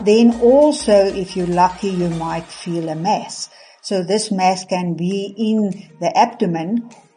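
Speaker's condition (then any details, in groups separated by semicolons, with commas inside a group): No condition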